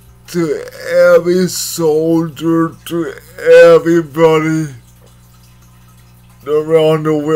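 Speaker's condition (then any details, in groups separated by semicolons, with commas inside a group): Cerebral palsy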